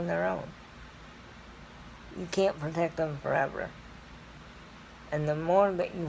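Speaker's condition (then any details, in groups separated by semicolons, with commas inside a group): Cerebral palsy; scoliosis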